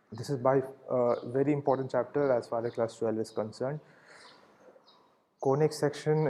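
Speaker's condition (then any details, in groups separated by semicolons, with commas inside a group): No condition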